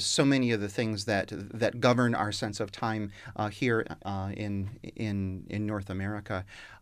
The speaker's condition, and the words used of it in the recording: Stuttering. And when I use that control, my speech is as good as any normally disfluent person out there.